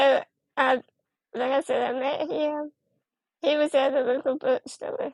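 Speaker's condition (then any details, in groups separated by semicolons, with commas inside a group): Spinal muscular atrophy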